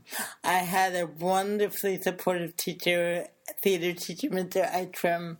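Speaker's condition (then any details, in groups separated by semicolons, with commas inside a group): Cerebral palsy; especially in childhood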